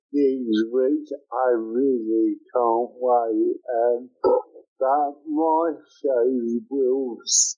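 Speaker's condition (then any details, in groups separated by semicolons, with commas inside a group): Cerebral palsy; from birth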